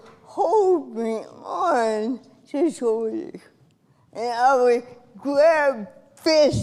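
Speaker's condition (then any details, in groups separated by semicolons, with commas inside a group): Cerebral palsy; from birth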